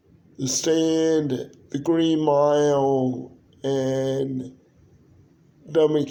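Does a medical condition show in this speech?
Yes: cerebral palsy.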